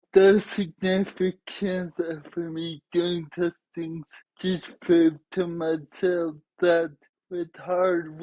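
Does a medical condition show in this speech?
Yes: traumatic brain injury; caused by accident; relearned basic abilities, improving.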